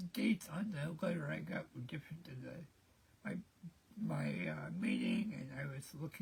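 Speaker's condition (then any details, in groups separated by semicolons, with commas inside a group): Cerebral palsy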